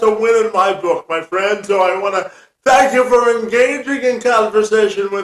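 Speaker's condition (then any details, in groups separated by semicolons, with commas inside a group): Cerebral palsy; present from birth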